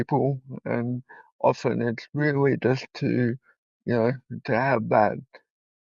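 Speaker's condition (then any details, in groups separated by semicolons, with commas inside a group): Cerebral palsy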